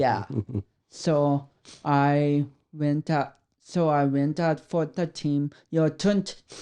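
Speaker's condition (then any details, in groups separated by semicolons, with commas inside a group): Cerebral palsy; affects speech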